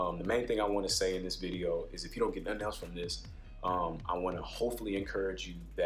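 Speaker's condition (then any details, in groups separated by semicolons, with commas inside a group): No condition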